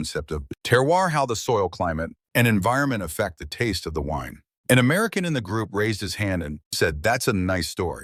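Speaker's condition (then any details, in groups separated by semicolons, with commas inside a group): No condition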